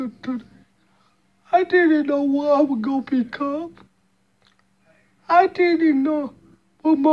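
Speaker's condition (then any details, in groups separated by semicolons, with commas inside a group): Cerebral palsy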